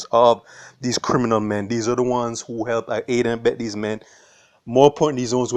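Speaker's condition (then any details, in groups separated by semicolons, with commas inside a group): No condition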